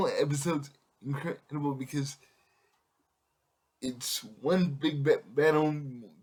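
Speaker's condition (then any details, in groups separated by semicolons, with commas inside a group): Cerebral palsy; able to speak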